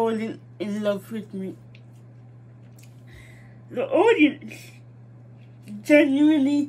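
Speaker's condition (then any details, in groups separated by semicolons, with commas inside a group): Mild cerebral palsy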